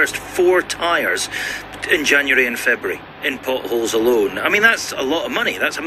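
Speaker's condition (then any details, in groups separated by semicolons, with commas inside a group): No condition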